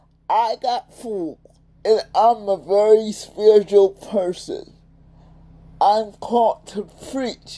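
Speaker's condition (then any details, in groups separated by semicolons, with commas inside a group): Cerebral palsy; several unnoticed strokes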